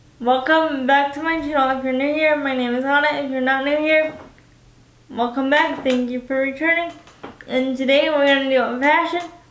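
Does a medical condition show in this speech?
Yes: cerebral palsy, spastic quadriplegic.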